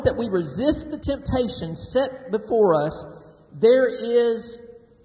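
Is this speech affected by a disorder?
No.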